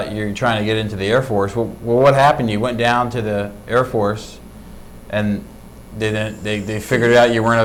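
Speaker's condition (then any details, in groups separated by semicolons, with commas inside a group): No condition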